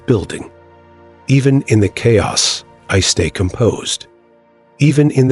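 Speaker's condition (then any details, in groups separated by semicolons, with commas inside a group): No condition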